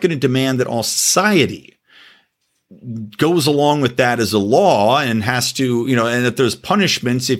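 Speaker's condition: No condition

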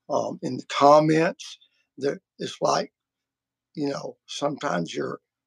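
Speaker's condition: Vocal cord surgery; multiple vocal cord surgeries

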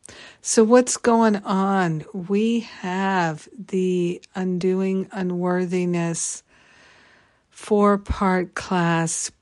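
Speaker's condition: No condition

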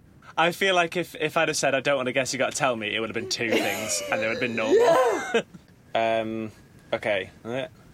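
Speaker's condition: No condition

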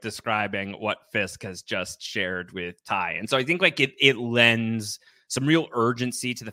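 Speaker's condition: No condition

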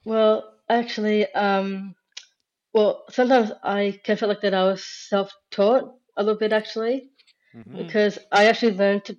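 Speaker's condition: Down syndrome

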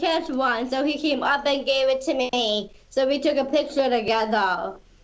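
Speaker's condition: Down syndrome; reads and speaks better than sings

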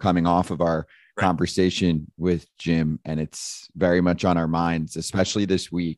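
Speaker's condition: No condition

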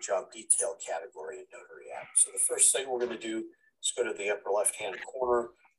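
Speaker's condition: No condition

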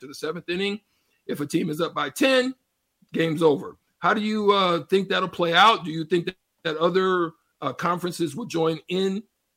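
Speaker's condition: No condition

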